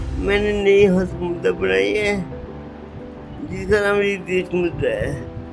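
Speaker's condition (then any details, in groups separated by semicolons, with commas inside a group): Cerebral palsy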